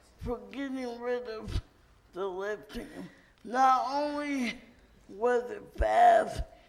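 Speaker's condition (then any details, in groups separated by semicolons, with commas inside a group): Cerebral palsy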